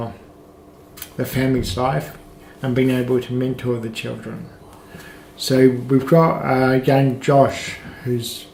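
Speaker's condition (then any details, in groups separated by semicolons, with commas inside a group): Cerebral palsy, mild; right side, balance and coordination affected; slight; speech affected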